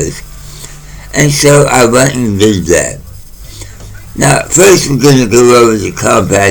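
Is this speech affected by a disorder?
Yes: mouth cancer.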